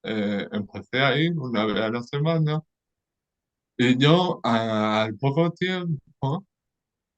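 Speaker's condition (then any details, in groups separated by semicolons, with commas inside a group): Cerebral palsy; lifelong; spasms even when calm; may run out of air, not always fully intelligible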